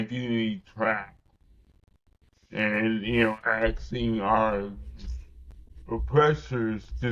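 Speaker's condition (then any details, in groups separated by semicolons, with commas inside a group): Cerebral palsy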